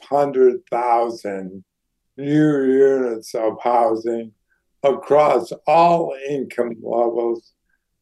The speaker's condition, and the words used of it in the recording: ALS (motor neuron disease). And as you hear, his voice is somewhat compromised, and that is because he is suffering now from ALS, also known as Lou Gehrig's disease.